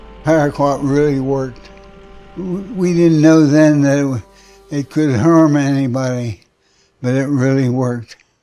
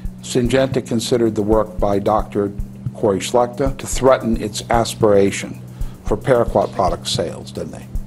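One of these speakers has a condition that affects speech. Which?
The first: Parkinson's disease; over 20 years since diagnosis, affects walking, speech exercises; affects speech and swallowing, speech getting smaller.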